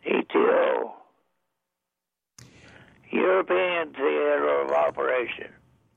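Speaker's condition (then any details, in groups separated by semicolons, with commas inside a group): Deafness; also blind, age 99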